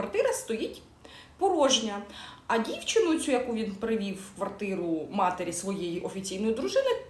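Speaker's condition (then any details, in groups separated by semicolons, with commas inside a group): No condition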